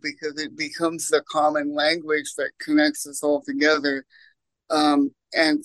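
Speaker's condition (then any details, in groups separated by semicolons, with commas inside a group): Cerebral palsy; congenital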